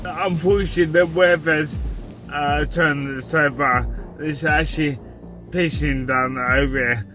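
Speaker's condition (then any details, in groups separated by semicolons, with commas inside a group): Motor neuron disease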